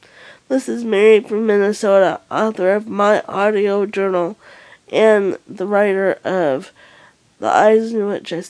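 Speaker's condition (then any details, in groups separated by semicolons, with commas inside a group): Cerebral palsy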